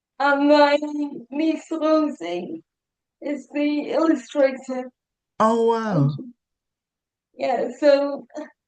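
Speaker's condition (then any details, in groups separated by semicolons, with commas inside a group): Cerebral palsy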